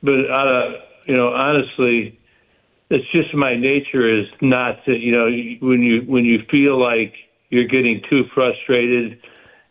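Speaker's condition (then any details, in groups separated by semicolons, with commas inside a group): Parkinson's; stays active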